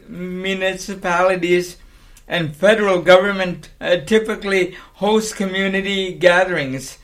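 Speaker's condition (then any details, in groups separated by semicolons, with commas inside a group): Cerebral palsy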